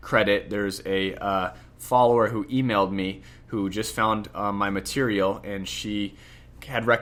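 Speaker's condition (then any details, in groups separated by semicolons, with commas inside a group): No condition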